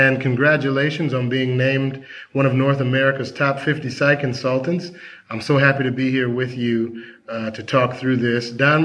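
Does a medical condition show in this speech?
No.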